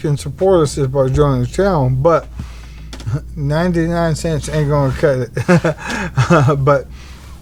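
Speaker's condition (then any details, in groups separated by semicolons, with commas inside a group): ALS; bulbar-upper onset, tongue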